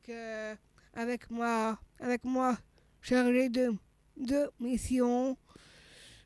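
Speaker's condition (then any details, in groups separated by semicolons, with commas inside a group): Down syndrome (trisomy 21); congenital heart malformation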